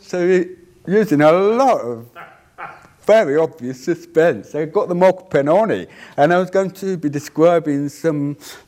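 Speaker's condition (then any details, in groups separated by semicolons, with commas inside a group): Deafness; cannot hear own voice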